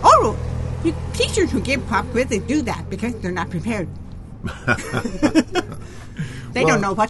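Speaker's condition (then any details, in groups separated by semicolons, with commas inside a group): Deafness, profound, genetic, severe; deaf-sounding voice, mistaken for drunk slurring, sometimes taken as German accent, speech learned while hearing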